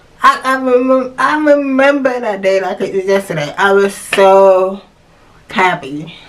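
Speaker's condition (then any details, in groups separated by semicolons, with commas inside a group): Cerebral palsy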